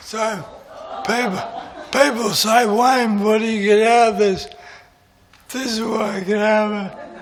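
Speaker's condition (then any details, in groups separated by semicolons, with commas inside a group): MND; voice is going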